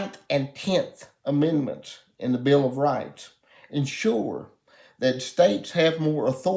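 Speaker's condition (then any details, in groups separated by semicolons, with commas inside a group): Cerebral palsy; reports speaking clearly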